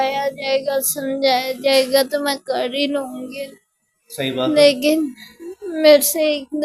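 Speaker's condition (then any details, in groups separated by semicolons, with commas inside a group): Speech difficulty after fall; childhood fall down stairs, affects walking and speech; about ten years since injury, uses wheelchair; some difficulty talking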